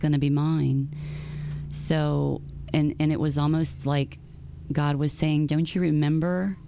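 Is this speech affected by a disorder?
No.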